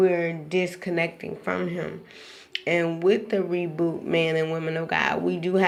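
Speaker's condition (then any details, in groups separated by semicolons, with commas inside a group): Cerebral palsy, spastic; now talking and breathing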